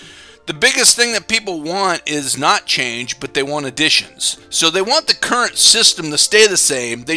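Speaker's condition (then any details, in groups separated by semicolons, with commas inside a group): No condition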